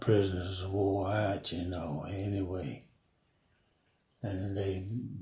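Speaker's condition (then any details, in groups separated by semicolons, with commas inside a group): Parkinson's; about 5 years since onset, fallen 19 times in yard, no broken bones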